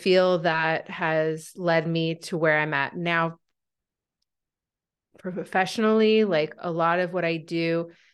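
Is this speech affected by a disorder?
Yes: stuttering; stutter since childhood, speech therapy from very young age focused on hiding stutter; very disfluent day, stutters more freely, unlearning avoidance habits; repeats consonants, fluency varies unpredictably day to day, avoids robotic-sounding therapy technique; here prolonged sounds, blocks.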